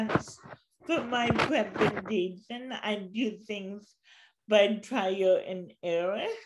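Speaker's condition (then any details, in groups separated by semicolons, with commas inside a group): Cerebral palsy; since birth, walks with walker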